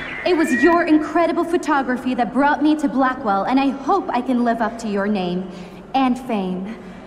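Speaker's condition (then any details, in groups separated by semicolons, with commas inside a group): No condition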